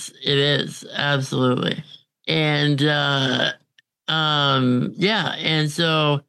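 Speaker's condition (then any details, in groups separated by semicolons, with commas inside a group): Congenital muscular dystrophy; diagnosed at 6 months, chronically physically disabled, doctor predicted inability to thrive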